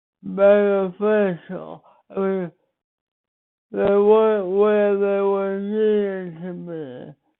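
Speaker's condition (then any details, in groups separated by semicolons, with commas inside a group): Speech impairment after birth surgery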